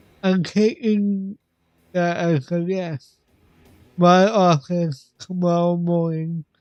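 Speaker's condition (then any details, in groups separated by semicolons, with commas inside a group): Cerebral palsy; affects voice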